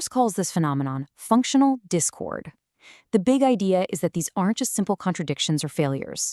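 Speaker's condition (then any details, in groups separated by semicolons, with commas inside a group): No condition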